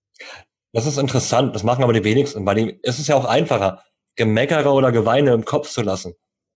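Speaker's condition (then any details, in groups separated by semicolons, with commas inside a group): Cleft lip and palate, cleft lip, jaw and palate; Bundeswehr cited inability to eat army food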